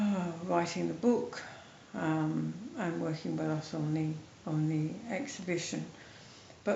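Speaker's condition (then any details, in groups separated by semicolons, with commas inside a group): MND, mild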